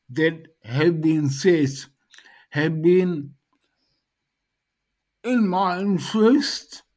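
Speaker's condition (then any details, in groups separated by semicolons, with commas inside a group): Dysarthria post-stroke; speech highly affected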